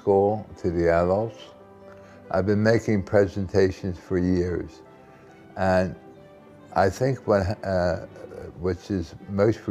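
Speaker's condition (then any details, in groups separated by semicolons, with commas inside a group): Tardive dyskinesia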